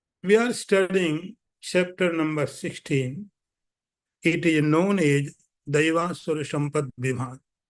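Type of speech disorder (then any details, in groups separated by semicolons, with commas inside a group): None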